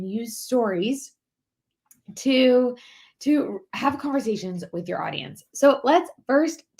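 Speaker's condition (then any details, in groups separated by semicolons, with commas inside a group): No condition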